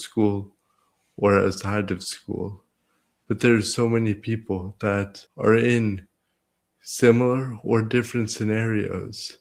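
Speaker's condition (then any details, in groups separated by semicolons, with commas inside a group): Cerebral palsy; present from birth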